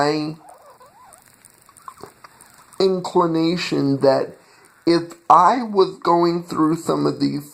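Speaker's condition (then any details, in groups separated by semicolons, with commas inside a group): Cerebral palsy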